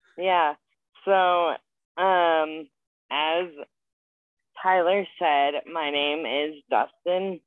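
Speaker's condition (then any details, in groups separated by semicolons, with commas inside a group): Spastic quadriplegic cerebral palsy; age 27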